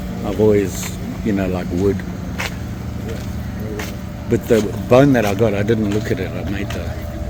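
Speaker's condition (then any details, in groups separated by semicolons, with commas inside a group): No condition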